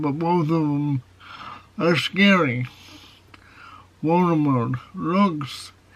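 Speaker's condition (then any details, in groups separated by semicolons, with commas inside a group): Cerebral palsy, severe; spastic type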